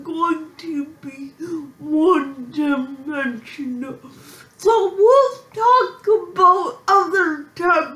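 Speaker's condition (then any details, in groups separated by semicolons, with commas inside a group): Physical speech impairment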